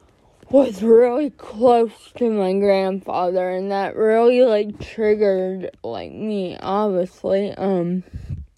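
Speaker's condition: Cerebral palsy; more jerking in class

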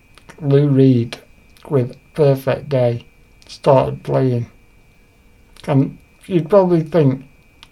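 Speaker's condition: Duchenne muscular dystrophy; about 23 years ago

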